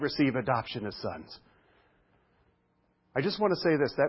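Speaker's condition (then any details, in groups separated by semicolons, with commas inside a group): No condition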